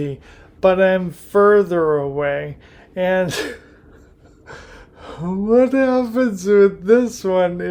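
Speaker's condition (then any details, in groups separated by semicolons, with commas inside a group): Primary lateral sclerosis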